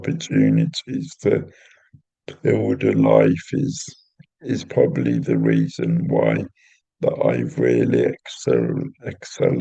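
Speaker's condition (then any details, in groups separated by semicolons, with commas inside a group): Cerebral palsy; intrathecal baclofen pump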